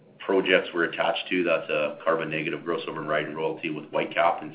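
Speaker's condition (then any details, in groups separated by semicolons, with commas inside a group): No condition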